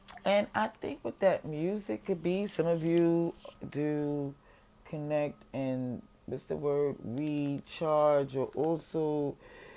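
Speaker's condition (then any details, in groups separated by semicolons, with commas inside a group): No condition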